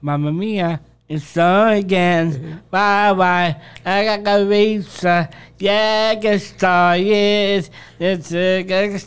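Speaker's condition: Down syndrome; from birth

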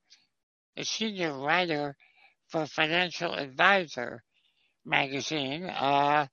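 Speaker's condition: Spinal muscular atrophy type 2; about 60 years since onset, uses Dragon voice to text

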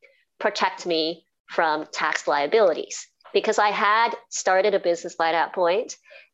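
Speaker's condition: Cleft palate and cleft lip; congenital, speech therapy as a teenager

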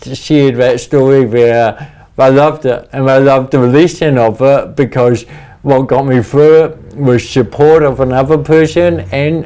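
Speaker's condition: Cerebral palsy; wheelchairs

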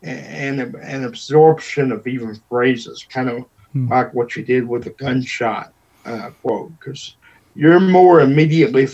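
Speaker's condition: Cerebral palsy; wheelchair user

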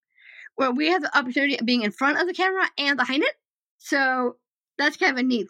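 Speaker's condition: Down syndrome; developmental disability

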